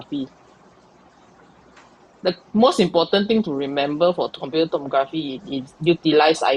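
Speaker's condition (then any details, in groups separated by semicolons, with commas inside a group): No condition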